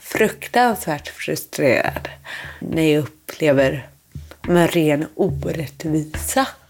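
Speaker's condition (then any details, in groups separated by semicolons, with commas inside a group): Cerebral palsy; somewhat harder to move, some balance difficulty, manages everything but differently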